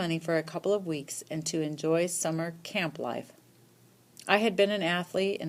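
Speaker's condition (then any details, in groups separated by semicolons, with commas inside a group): No condition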